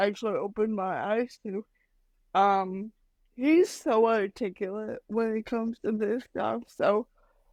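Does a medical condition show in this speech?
Yes: cerebral palsy, mild; mainly affects speech.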